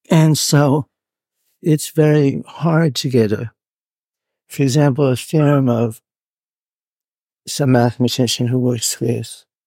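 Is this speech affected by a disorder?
Yes: Parkinson's; reports not feeling very well.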